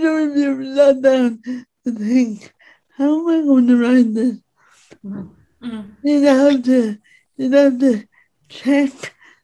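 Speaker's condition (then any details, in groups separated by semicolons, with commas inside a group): Speech impediment; finds writing easier than speaking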